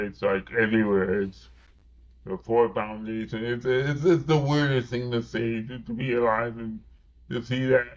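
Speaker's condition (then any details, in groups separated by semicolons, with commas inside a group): Cerebral palsy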